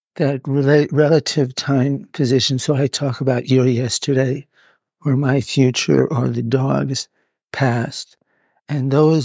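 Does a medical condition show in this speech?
Yes: Parkinson's; must move about during interview, reports not feeling very well.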